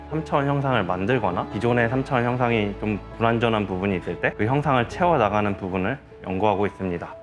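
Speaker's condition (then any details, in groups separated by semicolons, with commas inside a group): No condition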